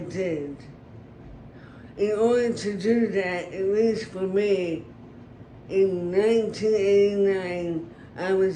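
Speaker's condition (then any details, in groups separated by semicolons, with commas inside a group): Brain injury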